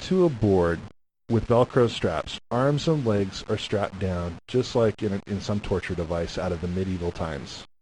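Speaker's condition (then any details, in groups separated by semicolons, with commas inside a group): No condition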